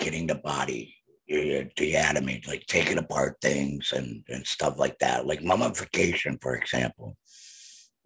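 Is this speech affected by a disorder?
Yes: laryngectomy, voice prosthesis; total laryngectomy for laryngeal cancer.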